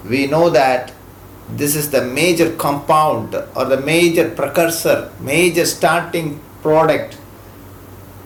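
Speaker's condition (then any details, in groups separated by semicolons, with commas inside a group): No condition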